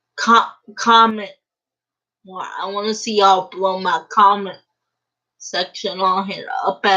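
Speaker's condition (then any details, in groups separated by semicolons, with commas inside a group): Cerebral palsy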